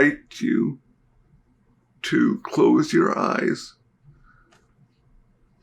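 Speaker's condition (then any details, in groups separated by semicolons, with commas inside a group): Cerebral palsy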